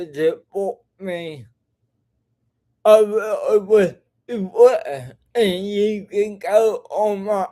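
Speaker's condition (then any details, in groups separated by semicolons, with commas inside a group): Cerebral palsy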